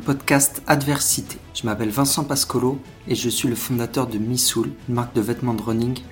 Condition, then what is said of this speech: No condition.